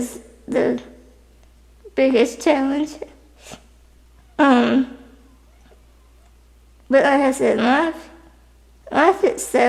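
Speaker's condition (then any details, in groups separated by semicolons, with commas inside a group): Spinal muscular atrophy type 2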